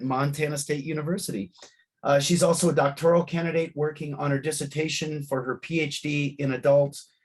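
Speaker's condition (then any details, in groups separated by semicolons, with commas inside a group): No condition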